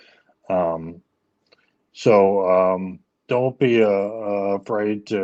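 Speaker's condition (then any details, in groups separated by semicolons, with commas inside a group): ALS; speech issues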